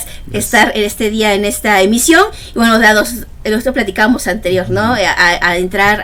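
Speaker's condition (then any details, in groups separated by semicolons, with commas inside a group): No condition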